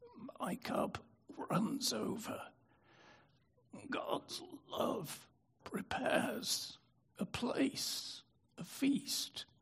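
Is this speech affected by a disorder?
Yes: spasmodic dystonia; brain disorder.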